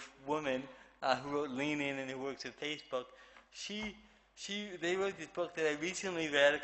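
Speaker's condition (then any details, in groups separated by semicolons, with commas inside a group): Cerebral palsy; physical and occupational therapy from early age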